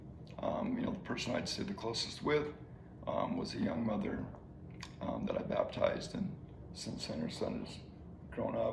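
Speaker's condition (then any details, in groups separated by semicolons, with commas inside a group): ALS; slowly progressing ALS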